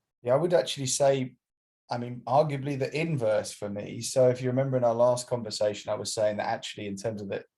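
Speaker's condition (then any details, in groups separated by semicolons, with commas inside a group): No condition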